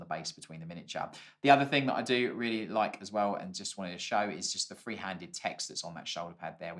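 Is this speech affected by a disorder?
No.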